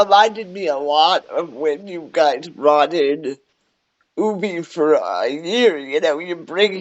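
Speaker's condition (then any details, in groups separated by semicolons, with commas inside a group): Cerebral palsy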